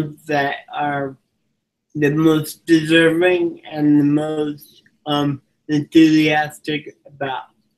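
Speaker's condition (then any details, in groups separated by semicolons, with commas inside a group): Cerebral palsy; from birth, physical disability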